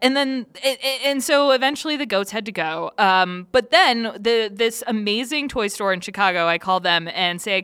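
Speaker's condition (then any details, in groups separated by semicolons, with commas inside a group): Stammer; pretty prominent stammer; trouble saying certain words like button, hometown Wheaton usually comes out wrong; repeated sounds, prolonged sounds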